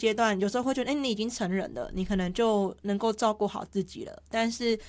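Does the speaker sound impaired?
Yes: hearing impairment; hearing impairment since at least junior high, only hearing-impaired student in junior high class; clear articulation per host, self-reports sometimes slightly unclear.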